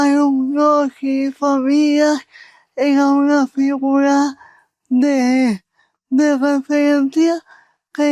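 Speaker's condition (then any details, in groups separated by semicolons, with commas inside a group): Cerebral palsy; unchanged since earlier assessment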